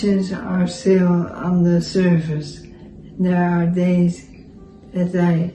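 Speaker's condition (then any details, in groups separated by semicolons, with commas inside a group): Multiple system atrophy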